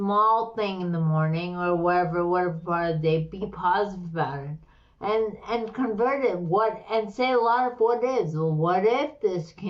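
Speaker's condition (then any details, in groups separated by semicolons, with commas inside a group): Slurred speech; slurred, stroke-like speech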